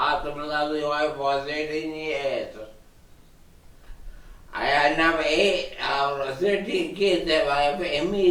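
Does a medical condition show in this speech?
Yes: traumatic brain injury.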